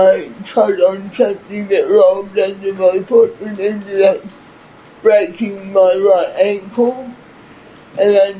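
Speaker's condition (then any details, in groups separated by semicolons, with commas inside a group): Cerebral palsy; from birth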